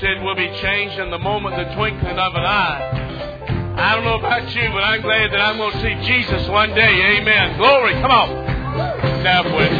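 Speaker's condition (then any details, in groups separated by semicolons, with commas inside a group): No condition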